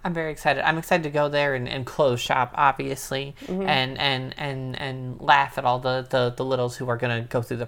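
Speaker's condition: No condition

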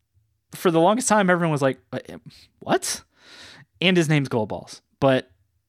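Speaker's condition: No condition

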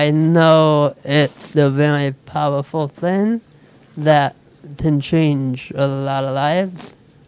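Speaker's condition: Speech impediment; switched to typing instead

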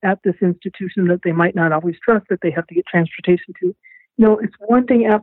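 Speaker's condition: No condition

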